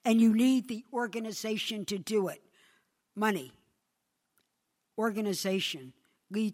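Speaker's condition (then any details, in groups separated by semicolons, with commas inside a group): No condition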